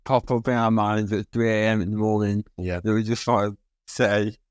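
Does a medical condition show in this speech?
Yes: spinal muscular atrophy.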